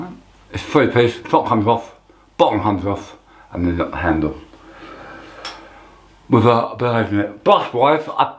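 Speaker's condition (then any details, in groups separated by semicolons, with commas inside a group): Tongue cancer; half tongue removed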